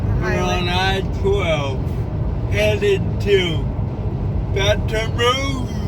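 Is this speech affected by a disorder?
Yes: cerebral palsy.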